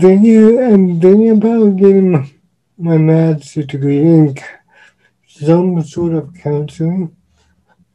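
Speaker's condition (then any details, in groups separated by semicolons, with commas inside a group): Cerebral palsy; uses wheelchair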